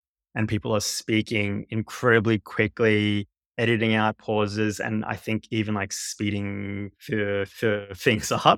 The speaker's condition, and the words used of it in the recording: Stuttering. Obviously, I'm a person who's stutters, and Siri seemed to be having some trouble, and she'd misunderstand me or she'd interrupt me.